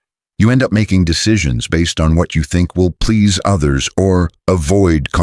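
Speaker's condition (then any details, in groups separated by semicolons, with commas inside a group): No condition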